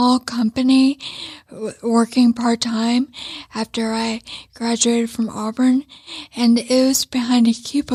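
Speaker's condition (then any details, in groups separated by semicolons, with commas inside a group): Traumatic brain injury; head-on vehicle collision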